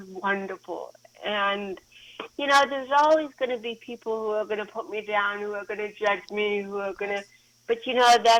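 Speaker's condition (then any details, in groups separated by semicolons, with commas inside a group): Cerebral palsy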